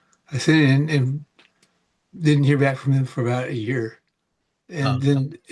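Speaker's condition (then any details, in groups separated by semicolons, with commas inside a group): Parkinson's; about 18 years since onset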